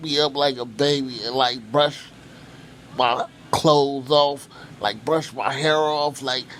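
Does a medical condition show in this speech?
Yes: cerebral palsy; from birth.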